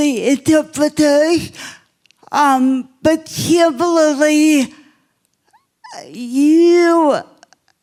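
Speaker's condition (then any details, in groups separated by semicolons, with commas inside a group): Cerebral palsy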